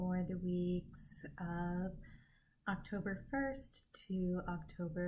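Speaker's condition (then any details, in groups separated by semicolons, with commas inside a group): No condition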